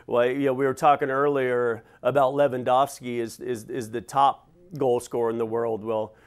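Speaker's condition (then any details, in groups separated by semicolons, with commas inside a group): No condition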